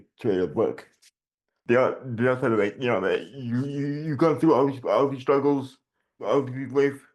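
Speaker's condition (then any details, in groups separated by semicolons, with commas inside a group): Generalized dystonia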